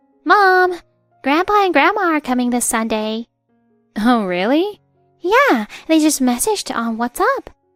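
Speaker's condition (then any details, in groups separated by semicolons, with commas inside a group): No condition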